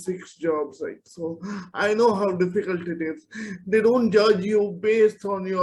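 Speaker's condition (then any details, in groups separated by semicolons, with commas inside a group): Cerebral palsy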